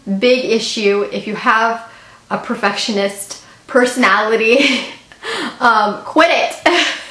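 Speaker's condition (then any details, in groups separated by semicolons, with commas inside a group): No condition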